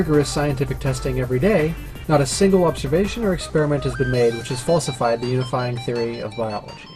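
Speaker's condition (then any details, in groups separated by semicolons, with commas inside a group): No condition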